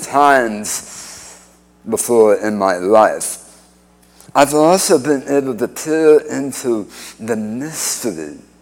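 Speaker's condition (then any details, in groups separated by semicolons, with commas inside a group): Speech impediment after cancer surgery; radiation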